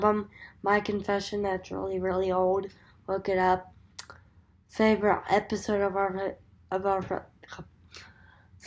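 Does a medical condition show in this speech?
Yes: cerebral palsy.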